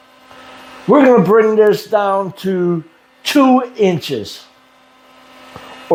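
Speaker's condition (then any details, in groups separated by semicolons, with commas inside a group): No condition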